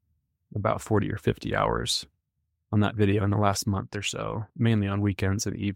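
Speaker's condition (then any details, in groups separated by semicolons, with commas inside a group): No condition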